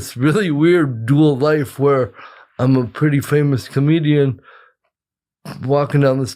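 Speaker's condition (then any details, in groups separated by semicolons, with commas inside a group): Cerebral palsy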